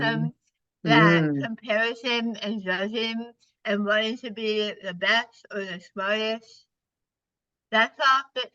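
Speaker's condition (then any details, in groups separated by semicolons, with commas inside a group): Partial glossectomy for tongue cancer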